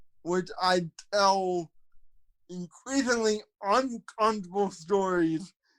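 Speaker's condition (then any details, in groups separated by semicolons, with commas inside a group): Cerebral palsy, spastic quadriplegia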